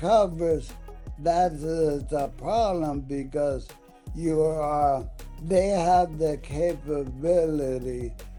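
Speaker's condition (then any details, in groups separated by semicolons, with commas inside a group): ALS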